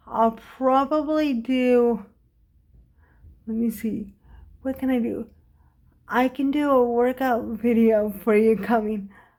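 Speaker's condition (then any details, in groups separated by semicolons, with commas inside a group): Cerebral palsy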